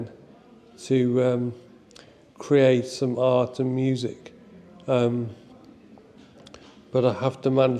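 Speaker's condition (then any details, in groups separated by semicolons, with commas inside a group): Motor neurone disease (ALS); progressing quickly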